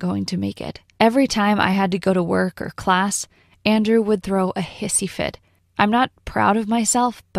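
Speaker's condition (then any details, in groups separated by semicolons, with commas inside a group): No condition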